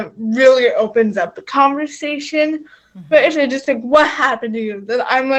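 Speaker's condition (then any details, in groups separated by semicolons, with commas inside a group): Cerebral palsy; quadriplegic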